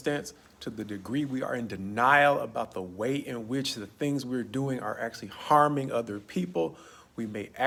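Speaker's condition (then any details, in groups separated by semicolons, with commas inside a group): No condition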